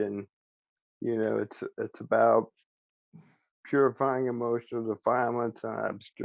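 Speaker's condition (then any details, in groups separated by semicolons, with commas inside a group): ALS; speech still preserved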